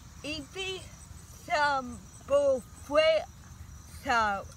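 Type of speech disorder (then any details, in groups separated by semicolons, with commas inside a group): Apraxia of speech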